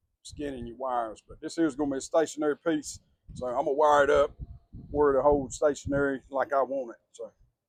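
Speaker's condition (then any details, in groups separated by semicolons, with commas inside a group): No condition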